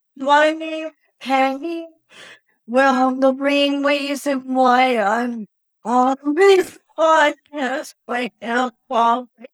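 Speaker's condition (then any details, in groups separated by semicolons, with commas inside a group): Cerebral palsy; brain freeze at 3 days old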